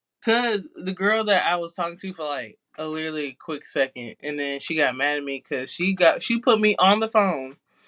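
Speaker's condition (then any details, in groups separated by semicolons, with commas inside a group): No condition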